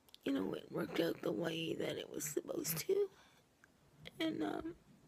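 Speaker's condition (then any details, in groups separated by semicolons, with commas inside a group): Cerebral palsy, triplegia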